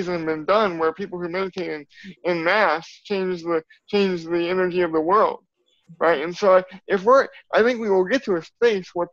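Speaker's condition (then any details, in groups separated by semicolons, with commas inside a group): Cerebral palsy; from birth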